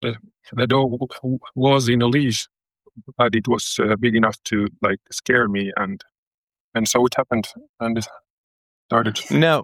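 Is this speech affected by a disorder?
Yes: stutter; stutter since toddler startled by big leashed dog, fluent in two languages before, childhood speech therapy; early 40s, about 40 years since onset, not the most severe but constantly on mind; fluctuates quite a lot, jaw moves when struggling to utter words, mistaken for drug use; here repeated words, prolonged sounds.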